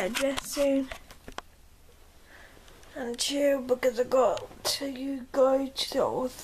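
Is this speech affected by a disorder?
Yes: cerebral palsy.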